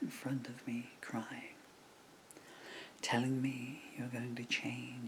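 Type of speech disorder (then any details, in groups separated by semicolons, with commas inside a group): Bulbar dysarthria; progressive bulbar palsy (MND)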